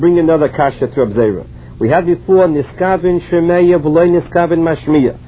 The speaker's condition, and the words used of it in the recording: No condition.